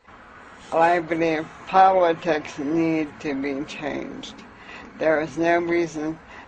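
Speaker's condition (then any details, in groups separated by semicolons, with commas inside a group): Amyotrophic lateral sclerosis; diagnosed at age 36, lost use of arms, lost balance later regained; lost ability to cough, choked on saliva, choking resolved with cannabis, speech improved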